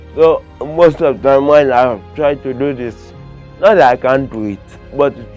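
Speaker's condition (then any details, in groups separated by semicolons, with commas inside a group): Cerebral palsy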